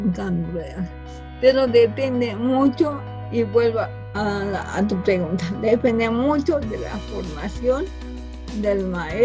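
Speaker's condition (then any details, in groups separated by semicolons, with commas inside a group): Cerebral palsy from birth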